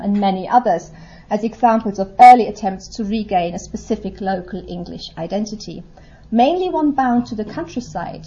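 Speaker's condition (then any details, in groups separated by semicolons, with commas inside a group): No condition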